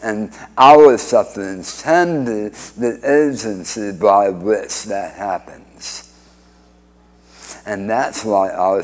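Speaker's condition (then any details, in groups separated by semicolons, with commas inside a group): Speech impediment after cancer surgery; radiation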